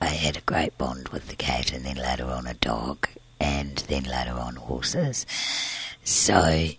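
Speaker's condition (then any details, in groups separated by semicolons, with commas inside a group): Tracheostomy and scarred vocal cord, laryngeal cysts, surgical vocal cord scarring; tracheostomy 3 weeks to 15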